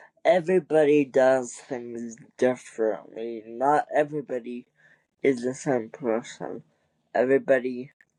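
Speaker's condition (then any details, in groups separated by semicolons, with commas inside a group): Cerebral palsy; wheelchair user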